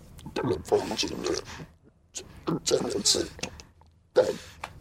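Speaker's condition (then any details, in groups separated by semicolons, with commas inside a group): Laryngectomy, esophageal speech, total laryngectomy for hypopharyngeal cancer; stage four hypopharyngeal cancer, possibly smoking-related; speaks with esophageal speech after laryngectomy; lost basic speaking ability after surgery, esophageal speech via air vibration learned through long practice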